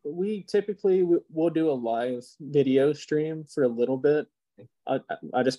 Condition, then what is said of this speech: Stuttering. So, what drove – sorry, I stutter a lot.